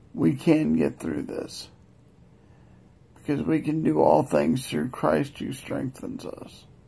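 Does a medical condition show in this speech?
Yes: multiple sclerosis, progressive.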